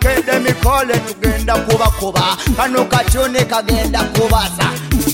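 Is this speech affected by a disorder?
No.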